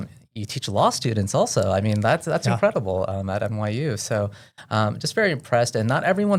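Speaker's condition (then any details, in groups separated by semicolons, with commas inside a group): No condition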